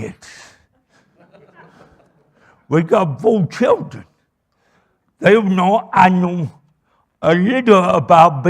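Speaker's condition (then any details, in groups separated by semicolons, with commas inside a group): Cerebral palsy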